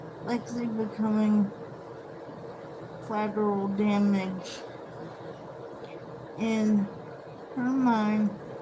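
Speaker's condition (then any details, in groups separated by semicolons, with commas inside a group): Cerebral palsy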